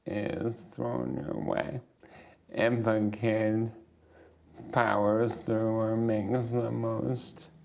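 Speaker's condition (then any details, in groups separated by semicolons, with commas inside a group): ALS; affects speech and mobility; diagnosed under a year ago; speech changes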